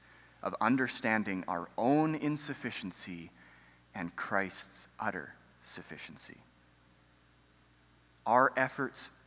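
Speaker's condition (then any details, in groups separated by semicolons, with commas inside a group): No condition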